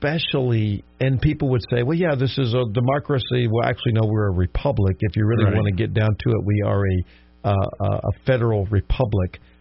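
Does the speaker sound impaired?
No.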